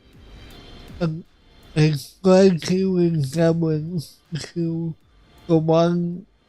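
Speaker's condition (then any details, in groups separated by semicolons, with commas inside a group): Cerebral palsy; affects voice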